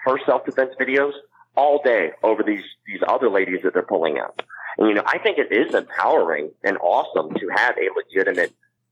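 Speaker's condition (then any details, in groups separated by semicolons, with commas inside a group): Cleft palate; congenital cleft palate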